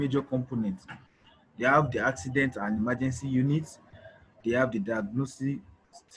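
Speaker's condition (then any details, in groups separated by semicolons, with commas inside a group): No condition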